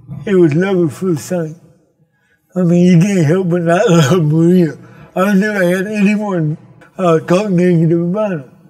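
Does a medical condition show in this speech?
Yes: cerebral palsy; from birth.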